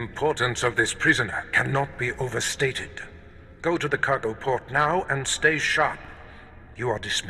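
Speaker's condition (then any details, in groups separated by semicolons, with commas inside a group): No condition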